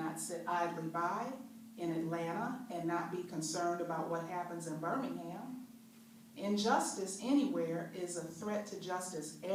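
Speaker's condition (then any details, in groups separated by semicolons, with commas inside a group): No condition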